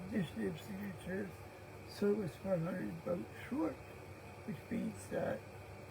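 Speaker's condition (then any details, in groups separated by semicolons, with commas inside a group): Cerebral palsy; present since birth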